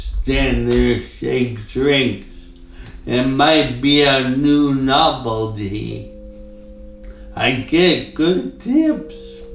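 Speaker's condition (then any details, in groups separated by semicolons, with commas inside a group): Traumatic brain injury (pontine cavernoma)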